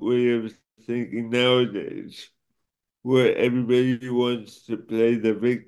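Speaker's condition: Cerebral palsy; affects speech and motor skills

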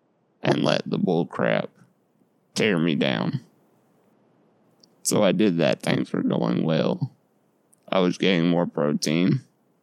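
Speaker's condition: Duchenne muscular dystrophy; lifelong

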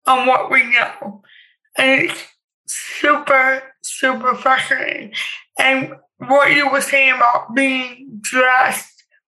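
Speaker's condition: Cerebral palsy; wheelchair user; impaired speech

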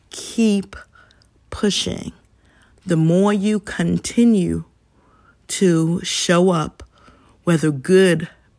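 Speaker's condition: Stuttering; traumatic brain injury survivor, gets worn out with brain overload; stumbles upon words, listeners asked to breathe and wait through stumbles; prolonged sounds, blocks

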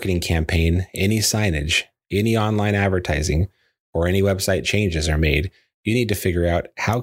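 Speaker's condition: No condition

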